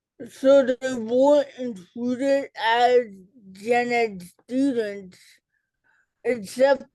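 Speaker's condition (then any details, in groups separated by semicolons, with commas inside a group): Cerebral palsy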